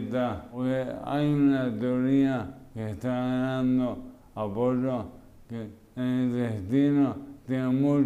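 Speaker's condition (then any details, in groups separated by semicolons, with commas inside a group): Amyotrophic lateral sclerosis; speech onset; diagnosed one to two months earlier; speech heavily impaired, largely unintelligible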